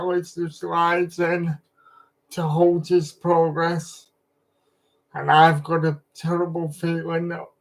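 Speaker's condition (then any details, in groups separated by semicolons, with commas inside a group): Cerebral palsy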